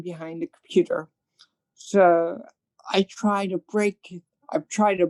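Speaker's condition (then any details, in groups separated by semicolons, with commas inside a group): Cerebral palsy; from birth, hearing loss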